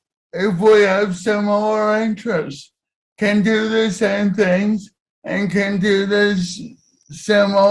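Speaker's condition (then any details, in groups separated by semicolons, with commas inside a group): Cerebral palsy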